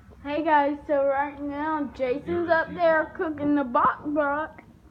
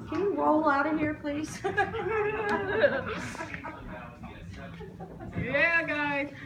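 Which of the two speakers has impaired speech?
The first: cerebral palsy, diplegia.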